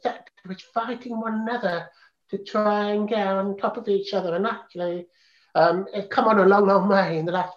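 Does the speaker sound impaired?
Yes: profound deafness; congenital, diagnosed at 2.5 years, no language before diagnosis, cochlear implant about 9 years ago; learned to speak via speech trainer, mimicking mother's sounds, hours daily, uses sign language socially.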